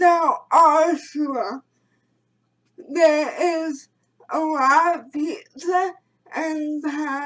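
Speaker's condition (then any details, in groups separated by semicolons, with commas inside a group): Cerebral palsy; premature birth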